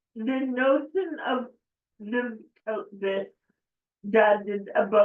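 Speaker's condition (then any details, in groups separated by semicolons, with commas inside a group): Cerebral palsy; affects speech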